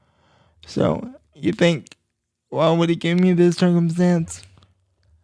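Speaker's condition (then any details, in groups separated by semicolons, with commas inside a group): Cerebral palsy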